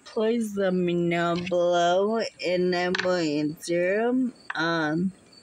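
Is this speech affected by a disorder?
Yes: muscular dystrophy; unable to walk.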